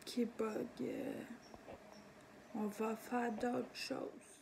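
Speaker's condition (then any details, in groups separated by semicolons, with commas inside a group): Ataxia; degenerative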